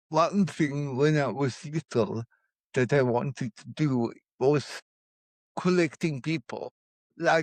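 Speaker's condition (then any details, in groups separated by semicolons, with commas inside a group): Cerebral palsy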